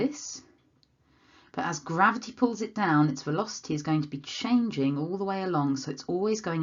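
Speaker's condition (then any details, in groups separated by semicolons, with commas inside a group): No condition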